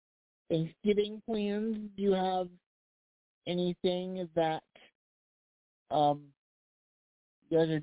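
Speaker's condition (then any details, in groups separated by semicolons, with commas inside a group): Cerebral palsy; past challenges speaking up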